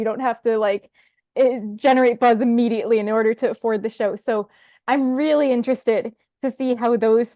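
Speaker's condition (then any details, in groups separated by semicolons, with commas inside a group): No condition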